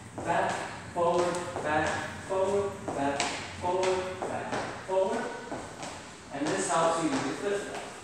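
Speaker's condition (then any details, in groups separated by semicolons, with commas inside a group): No condition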